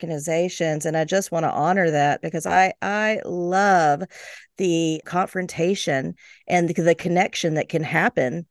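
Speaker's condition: No condition

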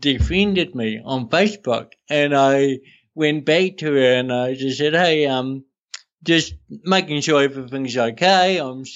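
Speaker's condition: Cerebral palsy; daily speech therapy first seven years

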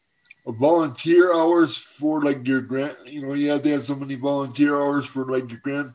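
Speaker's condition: Cerebral palsy; uses wheelchair for mobility

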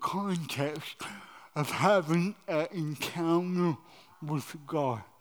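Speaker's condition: Cerebral palsy

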